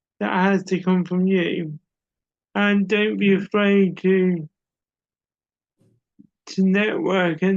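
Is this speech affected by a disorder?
Yes: cerebral palsy; audible speech impairment.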